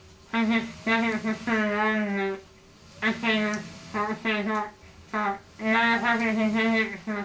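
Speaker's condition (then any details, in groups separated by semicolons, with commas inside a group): Facioscapulohumeral muscular dystrophy; needs tracheostomy and ventilator to breathe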